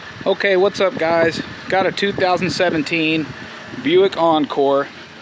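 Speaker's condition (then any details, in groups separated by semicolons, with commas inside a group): No condition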